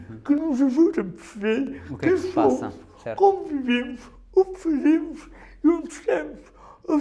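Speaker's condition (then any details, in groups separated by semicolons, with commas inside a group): Cerebral palsy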